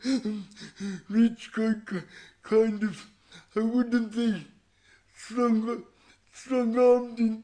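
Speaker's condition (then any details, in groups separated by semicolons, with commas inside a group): Cerebral palsy; voice described as unusual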